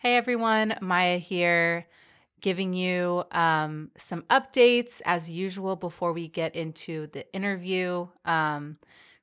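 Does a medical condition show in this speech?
No.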